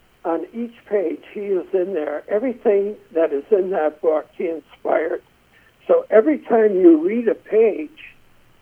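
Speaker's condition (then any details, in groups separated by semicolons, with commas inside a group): Essential tremor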